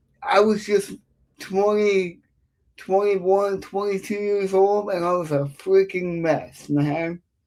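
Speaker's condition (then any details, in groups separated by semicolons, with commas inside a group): Cerebral palsy; affects speech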